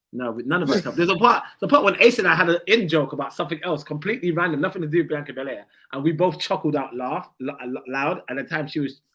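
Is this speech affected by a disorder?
No.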